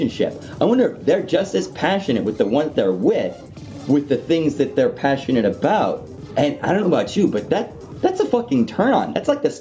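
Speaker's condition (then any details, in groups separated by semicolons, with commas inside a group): No condition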